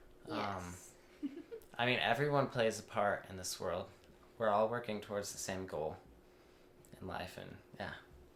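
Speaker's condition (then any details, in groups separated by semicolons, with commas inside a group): No condition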